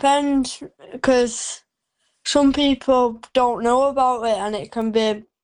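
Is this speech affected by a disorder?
Yes: cerebral palsy; brain damage affecting brain control of muscles and hands, physical impact, no mental impact.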